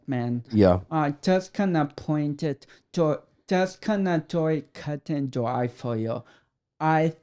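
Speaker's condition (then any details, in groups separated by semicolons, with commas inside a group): Cerebral palsy; affects speech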